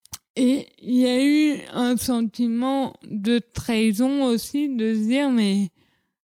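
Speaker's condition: Cerebral palsy; childhood speech

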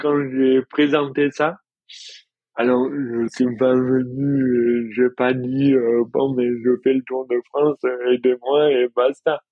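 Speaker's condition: Dystonia; no longer falls

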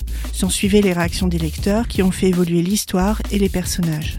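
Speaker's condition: No condition

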